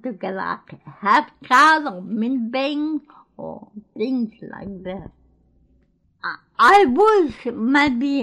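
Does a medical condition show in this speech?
Yes: cerebral palsy; cerebral palsy since birth, born in Greece.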